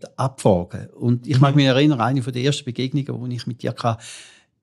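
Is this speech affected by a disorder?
No.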